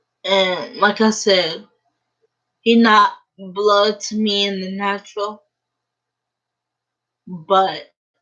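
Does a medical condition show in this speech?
Yes: cerebral palsy; uses a wheelchair.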